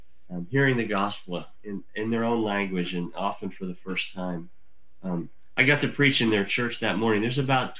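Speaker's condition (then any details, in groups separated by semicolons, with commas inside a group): Cleft lip and palate; from birth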